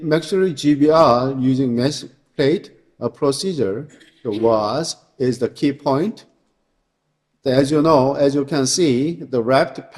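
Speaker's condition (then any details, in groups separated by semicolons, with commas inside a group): No condition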